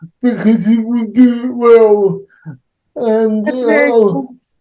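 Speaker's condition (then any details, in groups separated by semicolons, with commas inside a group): Cerebral palsy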